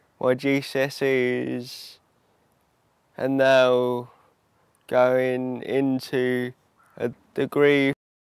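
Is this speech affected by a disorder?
Yes: cerebral palsy.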